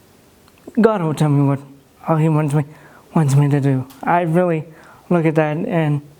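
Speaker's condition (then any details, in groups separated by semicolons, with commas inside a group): Cerebral palsy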